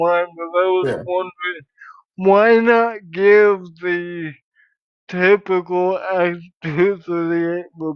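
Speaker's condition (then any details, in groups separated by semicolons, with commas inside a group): Cerebral palsy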